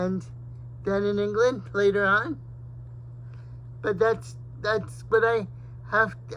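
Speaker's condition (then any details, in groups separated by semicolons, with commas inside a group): Cerebral palsy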